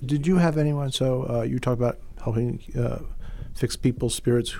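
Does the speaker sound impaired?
No.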